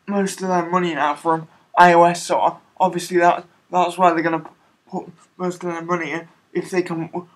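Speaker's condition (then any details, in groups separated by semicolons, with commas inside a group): Cerebral palsy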